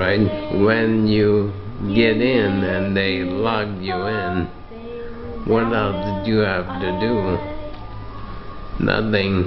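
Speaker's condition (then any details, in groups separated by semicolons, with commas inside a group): ALS; affects speech and breathing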